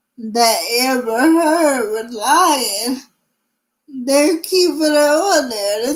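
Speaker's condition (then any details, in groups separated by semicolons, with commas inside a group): Cerebral palsy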